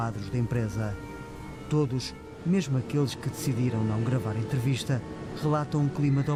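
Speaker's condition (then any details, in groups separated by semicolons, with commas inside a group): No condition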